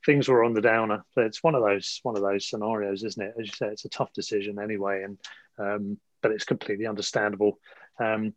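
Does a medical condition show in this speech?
No.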